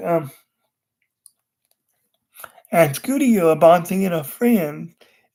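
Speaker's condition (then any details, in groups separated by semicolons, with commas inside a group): Cerebral palsy; wheelchair user, unable to walk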